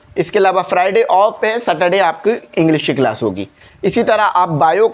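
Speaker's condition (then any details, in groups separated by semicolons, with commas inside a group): No condition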